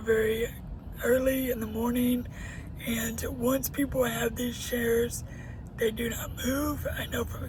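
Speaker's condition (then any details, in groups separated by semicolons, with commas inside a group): Cerebral palsy; uses a wheelchair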